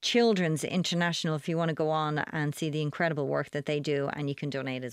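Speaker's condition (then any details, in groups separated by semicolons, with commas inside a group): No condition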